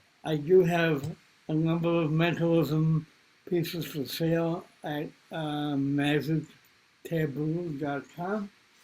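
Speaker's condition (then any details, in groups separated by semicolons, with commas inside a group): Cerebral palsy; from birth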